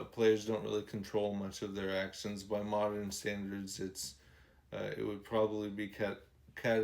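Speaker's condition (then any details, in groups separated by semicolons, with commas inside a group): ALS; speech and other muscles deteriorating; muddied slurred speech, hard to speak for long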